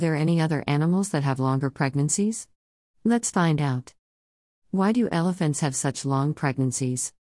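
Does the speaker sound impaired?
No.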